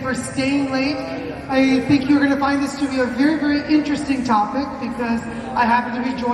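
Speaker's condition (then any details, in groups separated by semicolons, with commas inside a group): No condition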